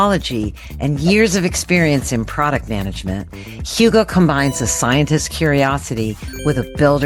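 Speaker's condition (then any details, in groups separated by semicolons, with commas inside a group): No condition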